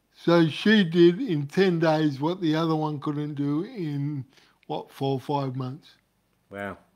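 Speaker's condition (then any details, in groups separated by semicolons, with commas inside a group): Cerebral palsy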